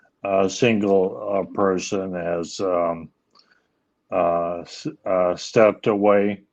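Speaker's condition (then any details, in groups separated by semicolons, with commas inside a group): ALS; speech issues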